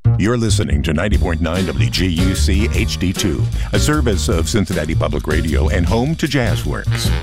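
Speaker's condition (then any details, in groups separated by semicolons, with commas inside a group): No condition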